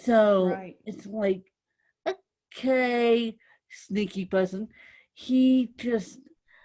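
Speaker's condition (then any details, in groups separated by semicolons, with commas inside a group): Cerebral palsy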